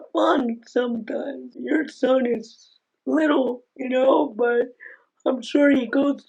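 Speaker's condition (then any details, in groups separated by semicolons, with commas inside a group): Aicardi-goutieres syndrome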